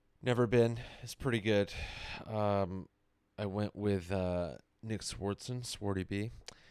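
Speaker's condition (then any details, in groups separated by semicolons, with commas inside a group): No condition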